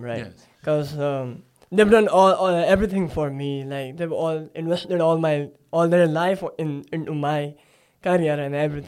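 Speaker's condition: Cleft palate; recent nose surgery

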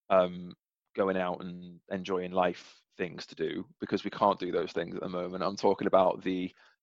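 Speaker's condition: No condition

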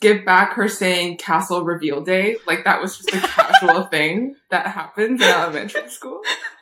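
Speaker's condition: No condition

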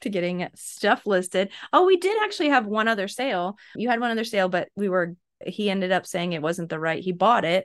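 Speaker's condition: No condition

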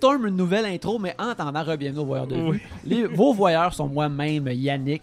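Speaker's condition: No condition

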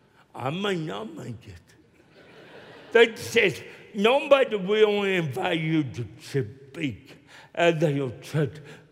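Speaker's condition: Cerebral palsy; oxygen cut off at birth for 18 minutes in Jonesboro, Arkansas, walks with limp, neck operation; still talks funny; speech impediment, hard for many to understand

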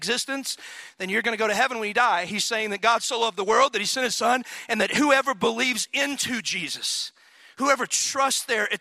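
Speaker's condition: No condition

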